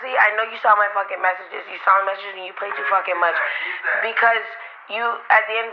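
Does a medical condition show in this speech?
No.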